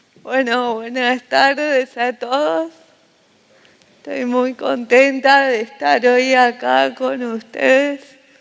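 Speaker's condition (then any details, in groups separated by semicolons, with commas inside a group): Cerebral palsy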